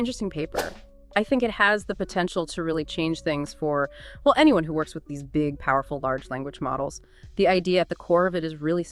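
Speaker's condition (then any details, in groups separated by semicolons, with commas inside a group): No condition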